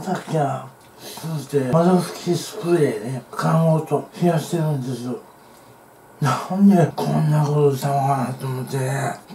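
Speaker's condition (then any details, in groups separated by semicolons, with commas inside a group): Tongue cancer, partial glossectomy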